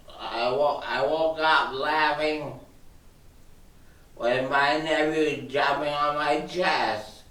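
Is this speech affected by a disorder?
Yes: traumatic brain injury; quadriparesis, limited use of all limbs.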